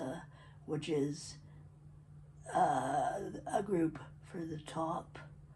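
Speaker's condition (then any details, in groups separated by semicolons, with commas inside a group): Cerebral palsy; predominantly physical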